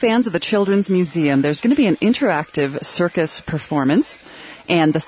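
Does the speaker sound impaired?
No.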